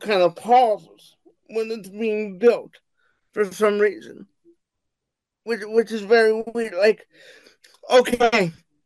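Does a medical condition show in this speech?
Yes: cerebral palsy; wheelchair bound, childhood processing difficulty, occupational and physical therapy improved communication, types with right index finger; unstable voice, pitch goes high and low, speech recognition software produces nonsense.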